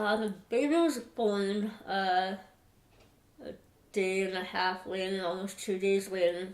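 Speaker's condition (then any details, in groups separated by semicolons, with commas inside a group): Moebius syndrome; small tongue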